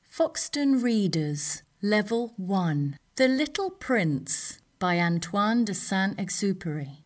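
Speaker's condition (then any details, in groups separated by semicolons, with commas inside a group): No condition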